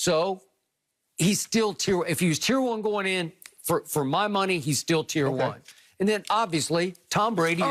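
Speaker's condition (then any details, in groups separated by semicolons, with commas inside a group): No condition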